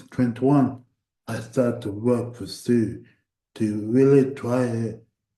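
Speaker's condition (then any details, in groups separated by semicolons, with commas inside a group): Cerebral palsy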